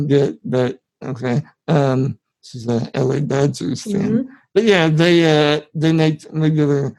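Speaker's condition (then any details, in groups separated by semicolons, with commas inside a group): Spinal muscular atrophy; genetic, from birth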